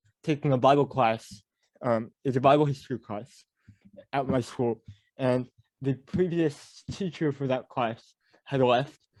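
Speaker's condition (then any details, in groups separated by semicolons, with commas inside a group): Cerebral palsy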